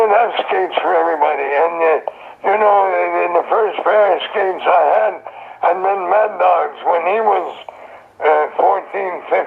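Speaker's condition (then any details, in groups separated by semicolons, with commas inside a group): Throat cancer; survivor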